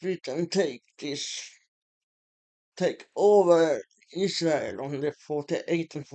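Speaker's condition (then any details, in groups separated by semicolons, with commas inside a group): Muscular Parkinson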